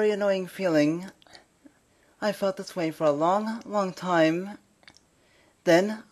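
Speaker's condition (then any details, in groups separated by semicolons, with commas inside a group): Cerebral palsy; speaks fast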